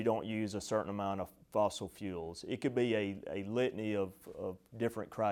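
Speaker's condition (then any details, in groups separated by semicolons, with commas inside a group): No condition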